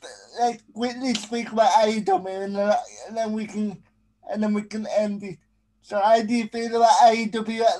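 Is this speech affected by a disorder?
Yes: spastic quadriplegic cerebral palsy; affects basically everything, arms and legs affected, can use only one hand; able to communicate, stutters a lot, worse when distracted by several things.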